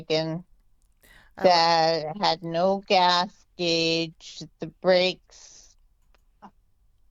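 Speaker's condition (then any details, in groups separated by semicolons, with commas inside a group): Multiple sclerosis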